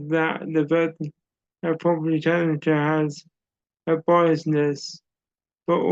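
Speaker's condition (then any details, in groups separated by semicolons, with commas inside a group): Cerebral palsy; audible speech impairment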